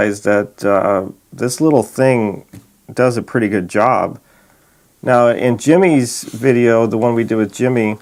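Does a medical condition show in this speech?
No.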